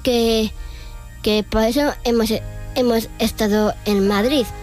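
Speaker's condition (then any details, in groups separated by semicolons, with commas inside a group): Down syndrome; debate and oratory training with down navarra team, yo tengo opinión league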